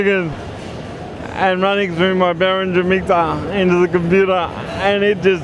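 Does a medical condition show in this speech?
Yes: cerebral palsy.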